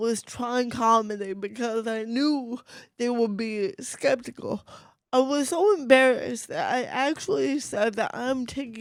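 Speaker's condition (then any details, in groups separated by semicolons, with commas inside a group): Cerebral palsy; very mild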